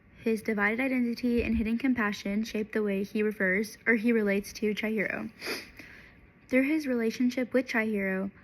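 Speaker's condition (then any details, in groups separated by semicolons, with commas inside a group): No condition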